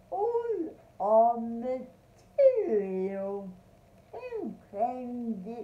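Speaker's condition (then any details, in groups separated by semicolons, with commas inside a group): Cerebral palsy; spastic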